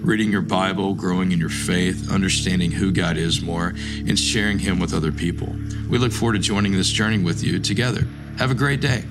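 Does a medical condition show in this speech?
No.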